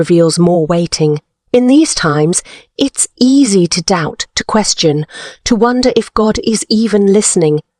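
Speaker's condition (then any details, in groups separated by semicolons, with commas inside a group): No condition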